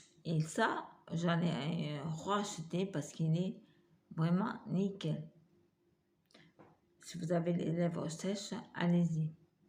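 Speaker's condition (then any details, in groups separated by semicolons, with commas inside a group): Multiple sclerosis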